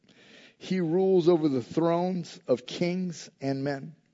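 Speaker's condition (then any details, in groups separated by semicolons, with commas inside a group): No condition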